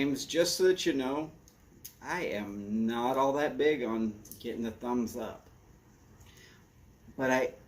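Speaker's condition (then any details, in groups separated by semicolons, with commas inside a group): No condition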